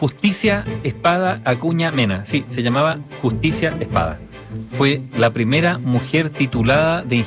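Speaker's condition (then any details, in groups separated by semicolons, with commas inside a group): No condition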